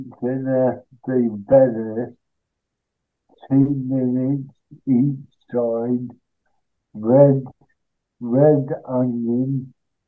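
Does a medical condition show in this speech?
Yes: cerebral palsy.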